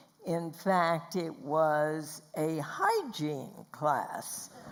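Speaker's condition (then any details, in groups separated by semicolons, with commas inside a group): Spasmodic dysphonia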